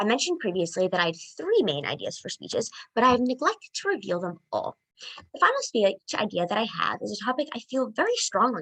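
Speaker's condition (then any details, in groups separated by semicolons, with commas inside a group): No condition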